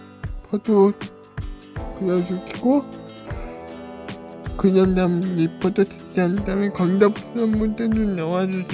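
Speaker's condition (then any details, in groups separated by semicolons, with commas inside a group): Cerebral palsy; brain lesion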